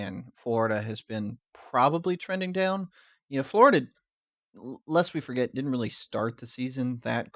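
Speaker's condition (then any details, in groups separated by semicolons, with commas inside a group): No condition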